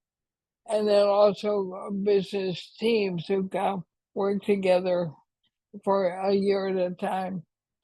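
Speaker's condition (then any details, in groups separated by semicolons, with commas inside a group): ALS; expects to lose speech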